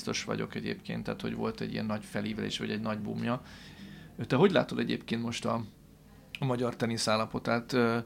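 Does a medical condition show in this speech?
No.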